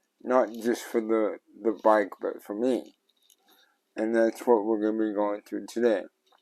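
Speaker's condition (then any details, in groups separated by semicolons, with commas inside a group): Cerebral palsy; tends to mess up words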